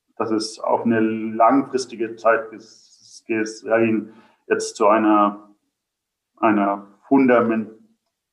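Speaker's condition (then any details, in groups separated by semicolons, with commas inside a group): Stuttering; purely motor fluency disorder, severity varies by phase, several therapies and speech therapy without lasting audible improvement; frequent part-word and word repetitions, filler sounds throughout conversation; stuck on nearly every word in strong phases, silent blocks; repeated sounds, repeated words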